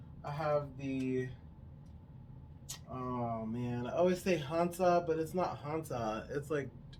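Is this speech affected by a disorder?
No.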